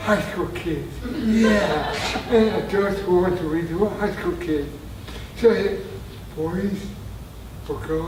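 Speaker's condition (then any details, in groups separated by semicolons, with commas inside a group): Traumatic brain injury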